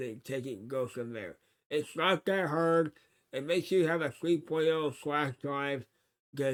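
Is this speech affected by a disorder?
Yes: cerebral palsy.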